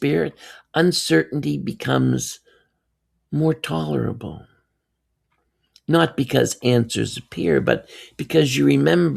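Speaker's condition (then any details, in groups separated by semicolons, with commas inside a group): No condition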